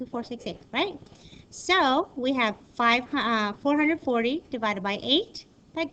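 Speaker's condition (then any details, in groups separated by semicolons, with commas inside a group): No condition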